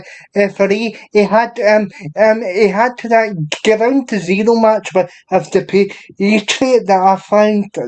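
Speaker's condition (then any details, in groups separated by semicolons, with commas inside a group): Cerebral palsy; unable to walk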